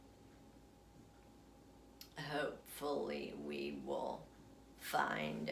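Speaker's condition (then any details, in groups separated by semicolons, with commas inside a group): Essential tremor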